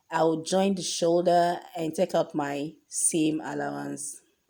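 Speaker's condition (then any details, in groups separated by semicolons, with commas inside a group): No condition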